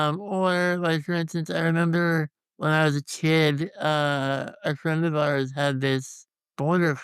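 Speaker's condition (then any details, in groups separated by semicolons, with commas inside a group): Congenital muscular dystrophy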